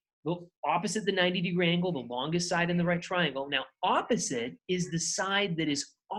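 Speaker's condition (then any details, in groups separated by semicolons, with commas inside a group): No condition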